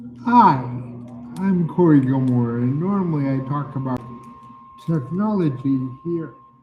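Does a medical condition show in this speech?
Yes: cerebral palsy; from birth, cannot type.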